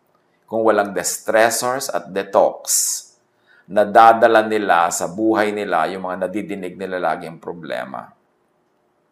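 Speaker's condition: No condition

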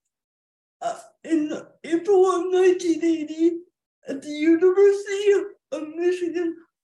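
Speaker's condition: Cerebral palsy, quadriplegia; dry throat during talk

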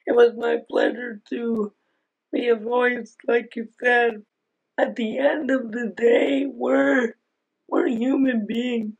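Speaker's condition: Aicardi-Goutières syndrome; ongoing medications

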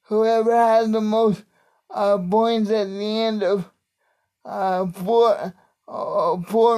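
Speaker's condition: Cerebral palsy; wheelchair user

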